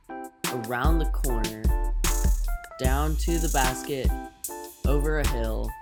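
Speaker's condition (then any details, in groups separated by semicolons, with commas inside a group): No condition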